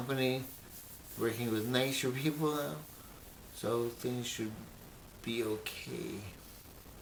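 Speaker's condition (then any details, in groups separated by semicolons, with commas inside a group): Brain injury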